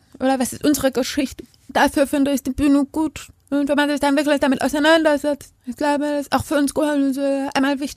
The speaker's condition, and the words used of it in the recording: Deafness. Ich glaube, auch so meine Stimme schon anders. Auch lauter, ja.